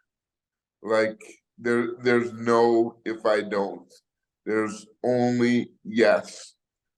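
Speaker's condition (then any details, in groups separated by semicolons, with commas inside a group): Cerebral palsy; wheelchair user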